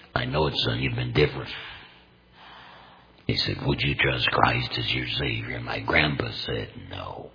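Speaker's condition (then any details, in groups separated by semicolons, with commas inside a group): Total laryngectomy; may cough while speaking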